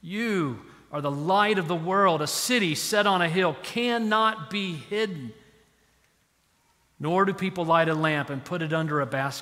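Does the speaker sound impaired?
No.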